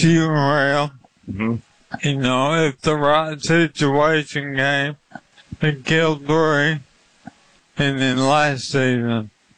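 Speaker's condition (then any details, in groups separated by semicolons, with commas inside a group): ALS; limb-onset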